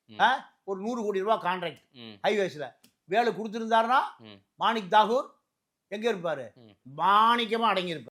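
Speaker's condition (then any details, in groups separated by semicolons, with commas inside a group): No condition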